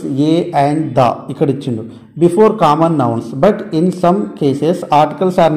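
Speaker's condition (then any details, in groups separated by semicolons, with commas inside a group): No condition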